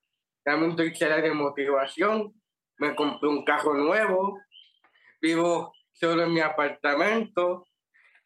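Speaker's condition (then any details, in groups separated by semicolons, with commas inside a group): Down syndrome; adult man aged 26 to 27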